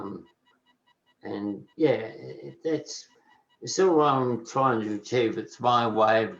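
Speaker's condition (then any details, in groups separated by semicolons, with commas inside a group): Motor neurone disease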